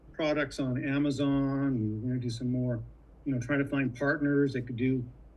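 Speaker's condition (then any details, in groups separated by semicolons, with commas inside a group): No condition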